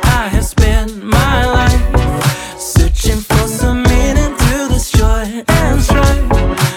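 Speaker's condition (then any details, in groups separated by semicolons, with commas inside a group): No condition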